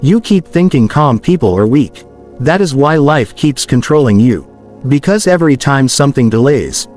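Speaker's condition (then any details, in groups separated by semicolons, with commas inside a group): No condition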